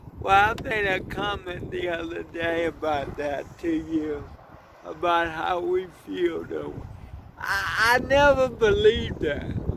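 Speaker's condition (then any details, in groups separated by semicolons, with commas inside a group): Cerebral palsy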